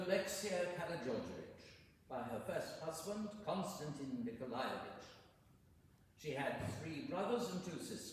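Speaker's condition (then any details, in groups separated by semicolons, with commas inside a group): No condition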